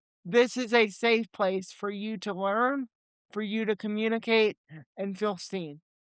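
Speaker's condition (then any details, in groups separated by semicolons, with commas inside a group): Cerebral palsy; limited mobility, legs; age 28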